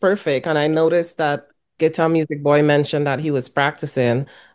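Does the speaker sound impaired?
No.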